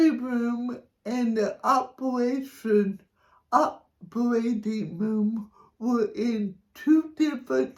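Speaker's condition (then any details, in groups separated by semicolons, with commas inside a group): Cerebral palsy; from birth, delivery complications, shaky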